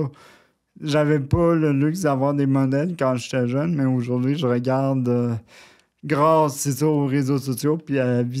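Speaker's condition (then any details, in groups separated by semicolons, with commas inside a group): Cerebral palsy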